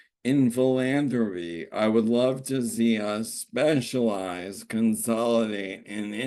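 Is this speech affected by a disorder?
Yes: ALS; normal a year ago, no longer.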